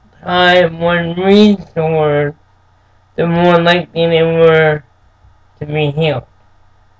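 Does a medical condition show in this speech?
Yes: cerebral palsy; speaks slightly differently.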